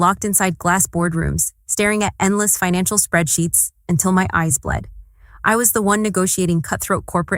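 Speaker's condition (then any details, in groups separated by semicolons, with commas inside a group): No condition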